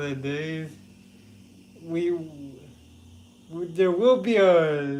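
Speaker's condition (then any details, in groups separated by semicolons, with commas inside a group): Cerebral palsy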